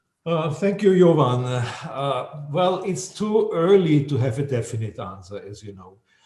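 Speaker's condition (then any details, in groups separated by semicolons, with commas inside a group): No condition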